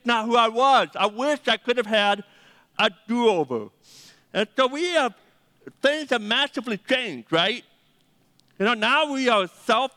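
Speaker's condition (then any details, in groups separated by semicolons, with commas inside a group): Deafness; 80% deaf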